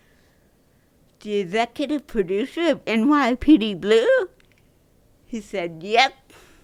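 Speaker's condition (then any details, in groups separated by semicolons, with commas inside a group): Dystonia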